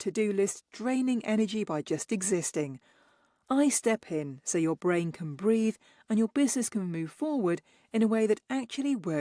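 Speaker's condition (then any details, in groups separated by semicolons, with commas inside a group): No condition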